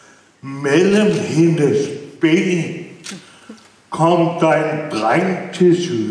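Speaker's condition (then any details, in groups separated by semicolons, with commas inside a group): Brain injury; initially largely without language and motor functions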